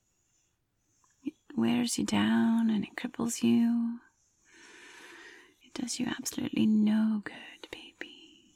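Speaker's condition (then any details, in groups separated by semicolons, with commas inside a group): No condition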